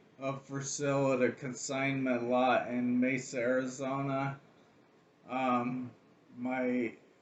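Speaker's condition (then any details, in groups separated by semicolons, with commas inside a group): ALS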